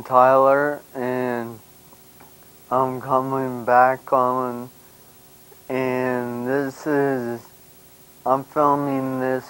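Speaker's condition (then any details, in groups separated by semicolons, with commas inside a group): Brain injury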